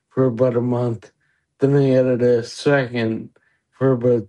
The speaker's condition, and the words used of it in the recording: Ataxia. It has given me definitely a lot more confidence, speech-wise, but I am asked less often to repeat myself